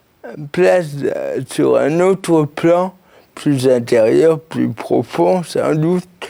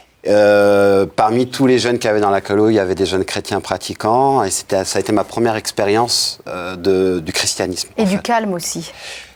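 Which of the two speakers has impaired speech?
The first: cerebral palsy; since birth, birth injury.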